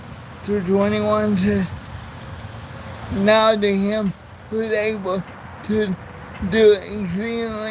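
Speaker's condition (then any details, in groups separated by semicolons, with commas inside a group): Cerebral palsy; present from birth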